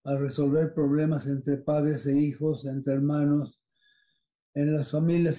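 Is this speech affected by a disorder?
Yes: Parkinson's disease; no tremor.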